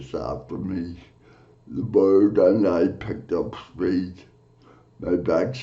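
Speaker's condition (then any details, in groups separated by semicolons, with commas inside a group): Cerebral palsy; from birth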